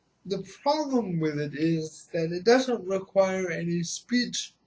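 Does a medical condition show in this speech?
Yes: cerebral palsy.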